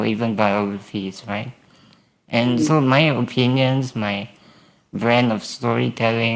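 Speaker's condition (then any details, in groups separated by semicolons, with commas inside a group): Spinal muscular atrophy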